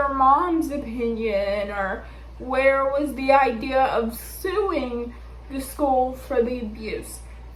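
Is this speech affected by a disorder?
Yes: cerebral palsy; affects balance.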